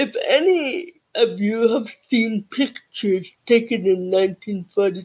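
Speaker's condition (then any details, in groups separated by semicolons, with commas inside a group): Cerebral palsy; childhood speech therapy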